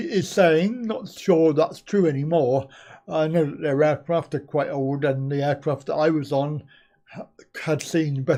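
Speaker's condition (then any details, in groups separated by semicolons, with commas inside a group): Cerebral palsy; back surgery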